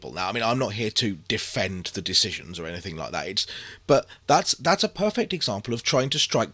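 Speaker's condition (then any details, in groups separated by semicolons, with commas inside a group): No condition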